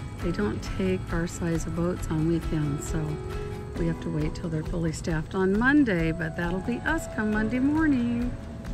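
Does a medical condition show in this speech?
No.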